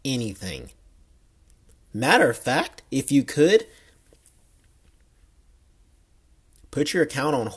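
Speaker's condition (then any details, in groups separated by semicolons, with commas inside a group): No condition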